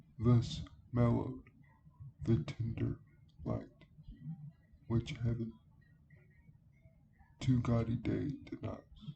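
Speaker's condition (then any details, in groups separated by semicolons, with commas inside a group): Cerebral palsy; speaks relatively well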